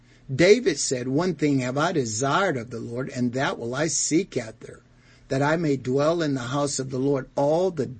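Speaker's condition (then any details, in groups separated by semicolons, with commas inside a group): No condition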